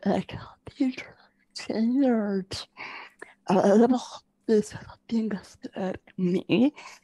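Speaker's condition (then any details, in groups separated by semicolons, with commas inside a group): Generalized dystonia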